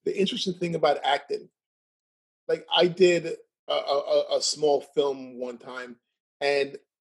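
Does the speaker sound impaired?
Yes: stuttering; developmental stuttering present since birth, runs in mother's side of family; certain scripted words triggered stuttering at past sales job, changed words and improvised to avoid; here repeated sounds, blocks.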